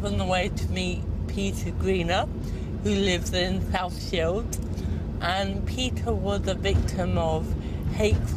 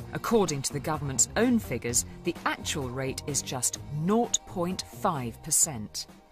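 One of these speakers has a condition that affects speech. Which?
The first: cerebral palsy; present from birth, unsteady balance.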